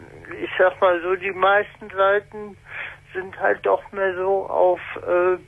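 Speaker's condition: Spastic paralysis since birth; able to communicate normally

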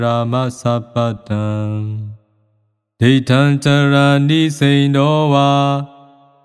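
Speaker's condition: No condition

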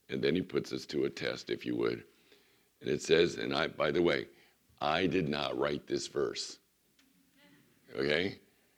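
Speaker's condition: Vocal cord surgery recovery; doctor limits teaching to 10-15 minutes

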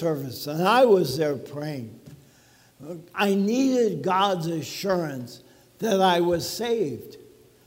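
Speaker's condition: ALS; affects speaking

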